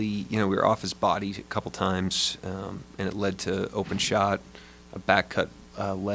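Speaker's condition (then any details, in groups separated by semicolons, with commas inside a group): No condition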